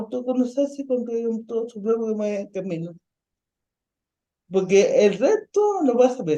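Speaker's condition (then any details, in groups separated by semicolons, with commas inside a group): Ataxic cerebral palsy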